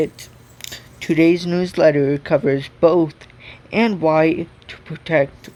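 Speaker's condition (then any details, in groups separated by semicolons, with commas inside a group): Cerebral palsy; from birth, walks with walker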